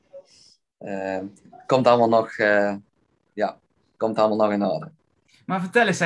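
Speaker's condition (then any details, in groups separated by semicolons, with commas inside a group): No condition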